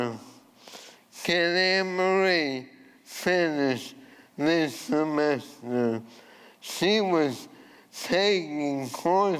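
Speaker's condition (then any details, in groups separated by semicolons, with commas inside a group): ALS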